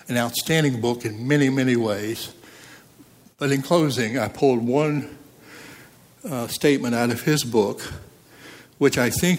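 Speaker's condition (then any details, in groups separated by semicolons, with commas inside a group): No condition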